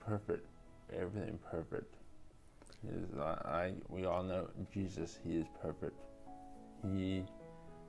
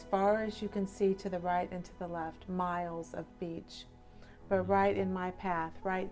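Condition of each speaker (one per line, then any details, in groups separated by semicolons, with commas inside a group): Traumatic brain injury; about 8 years since injury; could not talk for a period after injury
No condition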